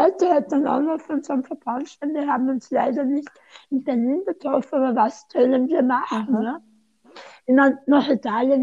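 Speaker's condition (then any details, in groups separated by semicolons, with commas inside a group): Tongue cancer surgery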